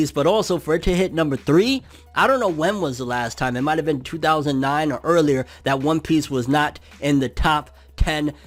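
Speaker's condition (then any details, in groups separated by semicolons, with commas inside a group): No condition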